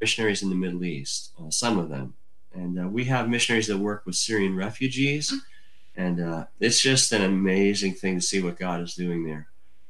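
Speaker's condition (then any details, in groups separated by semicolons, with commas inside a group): Cleft lip and palate; from birth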